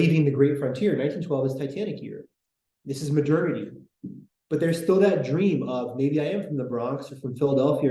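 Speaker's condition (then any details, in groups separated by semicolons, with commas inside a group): No condition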